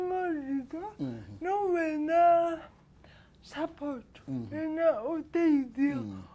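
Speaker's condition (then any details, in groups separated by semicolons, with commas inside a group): Cerebral palsy; speaks slowly, speaking effortful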